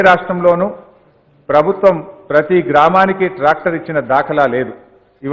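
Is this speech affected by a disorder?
No.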